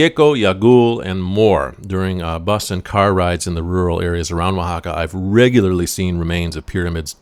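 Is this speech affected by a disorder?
No.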